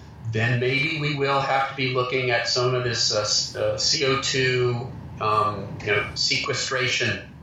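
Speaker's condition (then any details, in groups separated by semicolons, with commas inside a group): No condition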